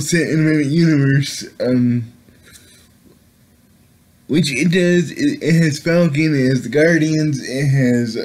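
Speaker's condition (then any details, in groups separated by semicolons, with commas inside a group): Cerebral palsy; affects all muscles; able to speak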